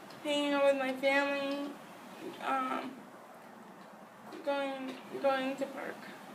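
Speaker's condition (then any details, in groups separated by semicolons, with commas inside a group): Cerebral palsy; spastic quadriplegic, wheelchair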